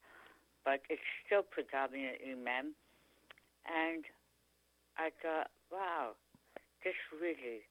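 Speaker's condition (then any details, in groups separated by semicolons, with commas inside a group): Tongue cancer; now speaks pretty clearly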